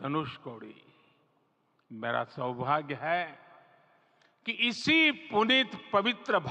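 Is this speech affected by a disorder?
No.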